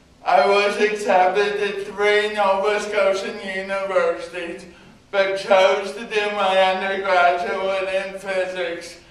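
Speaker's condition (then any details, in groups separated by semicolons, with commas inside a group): Cerebral palsy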